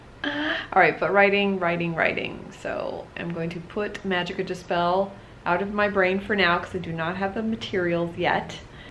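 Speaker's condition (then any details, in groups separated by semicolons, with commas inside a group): No condition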